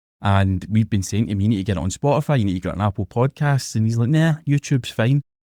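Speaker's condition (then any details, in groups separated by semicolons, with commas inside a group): No condition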